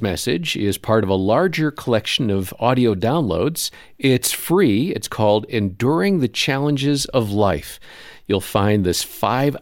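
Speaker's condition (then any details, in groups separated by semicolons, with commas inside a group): No condition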